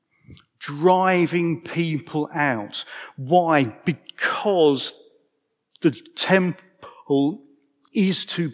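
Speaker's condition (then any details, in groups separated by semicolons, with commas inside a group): Stammer; man aged 55; prolonged sounds, blocks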